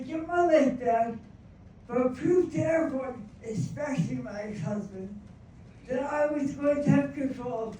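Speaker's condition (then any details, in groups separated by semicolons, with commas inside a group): Traumatic brain injury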